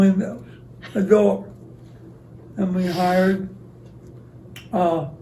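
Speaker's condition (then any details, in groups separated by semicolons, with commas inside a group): ALS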